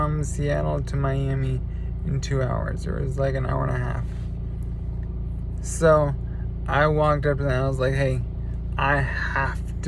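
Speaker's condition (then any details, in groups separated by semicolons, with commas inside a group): Traumatic brain injury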